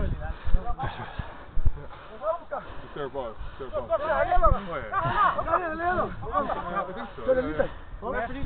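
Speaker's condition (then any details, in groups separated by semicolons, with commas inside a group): No condition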